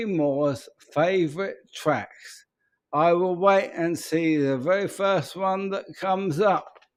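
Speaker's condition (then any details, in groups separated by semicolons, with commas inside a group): ALS; speech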